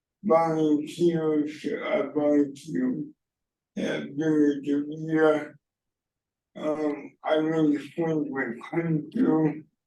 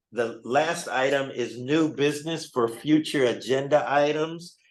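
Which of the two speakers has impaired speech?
The first: cerebral palsy.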